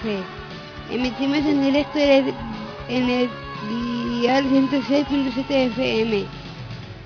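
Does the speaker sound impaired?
Yes: Down syndrome; member of Fundación Síndrome de Down de Madrid.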